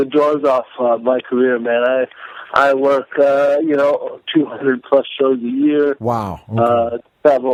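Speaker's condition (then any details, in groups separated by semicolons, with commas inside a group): Cerebral palsy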